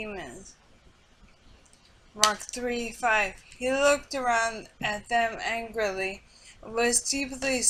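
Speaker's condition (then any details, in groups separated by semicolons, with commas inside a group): Multiple sclerosis; speech affected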